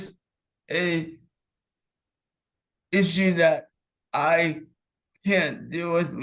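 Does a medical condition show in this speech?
Yes: cerebral palsy.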